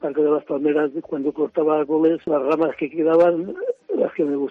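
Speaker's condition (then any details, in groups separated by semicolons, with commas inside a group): Parkinson's disease; Parkinson's disease diagnosed six months after retirement, a brain disorder affecting movement; age 77, 12 years since diagnosis, followed by neurologist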